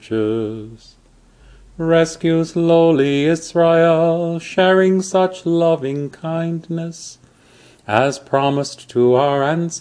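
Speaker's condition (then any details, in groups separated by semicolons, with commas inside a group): No condition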